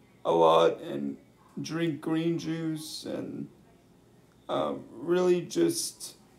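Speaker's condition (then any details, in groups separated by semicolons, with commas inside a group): Cerebral palsy; wheelchair user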